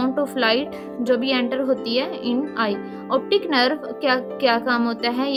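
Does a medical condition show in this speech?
No.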